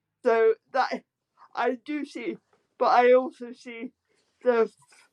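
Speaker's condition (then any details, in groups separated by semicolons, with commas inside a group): Spastic quadriplegic cerebral palsy; spastic quadriplegic with athetoid features, caused by PVL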